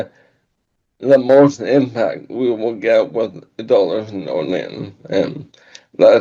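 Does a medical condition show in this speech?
Yes: ALS; about two years since onset.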